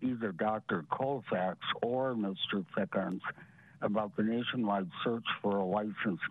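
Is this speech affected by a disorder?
Yes: parotid gland removal; parotid salivary gland removed; difficulty speaking at this recording, recurring, attributed to parotid gland removal.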